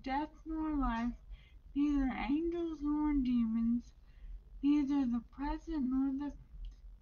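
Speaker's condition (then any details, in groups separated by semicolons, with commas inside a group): Brain injury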